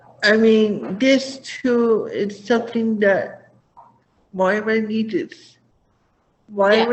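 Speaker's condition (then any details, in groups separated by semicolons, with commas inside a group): Cerebral palsy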